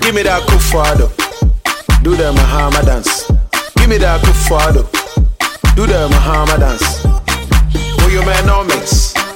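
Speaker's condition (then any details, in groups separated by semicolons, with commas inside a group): No condition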